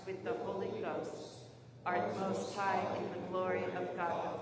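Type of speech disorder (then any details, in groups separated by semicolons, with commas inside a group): None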